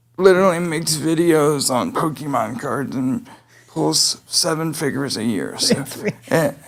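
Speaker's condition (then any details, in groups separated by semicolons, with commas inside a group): Cerebral palsy; able to speak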